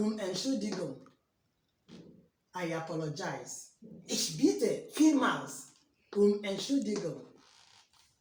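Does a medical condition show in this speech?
No.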